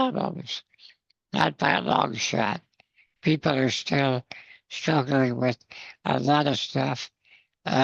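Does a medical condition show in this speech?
Yes: spinal muscular atrophy.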